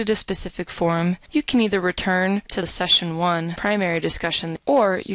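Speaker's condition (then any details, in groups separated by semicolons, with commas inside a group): No condition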